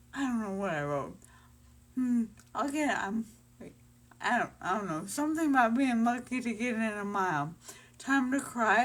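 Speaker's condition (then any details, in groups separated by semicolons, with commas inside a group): Brain injury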